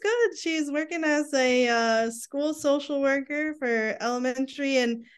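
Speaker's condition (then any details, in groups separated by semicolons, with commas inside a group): No condition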